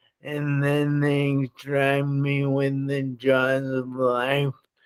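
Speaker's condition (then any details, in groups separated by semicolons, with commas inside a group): Traumatic brain injury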